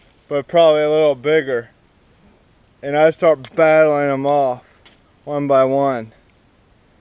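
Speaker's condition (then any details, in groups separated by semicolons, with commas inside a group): Cerebral palsy; spastic, affects walking and legs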